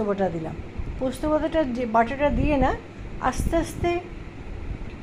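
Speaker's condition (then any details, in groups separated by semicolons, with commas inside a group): No condition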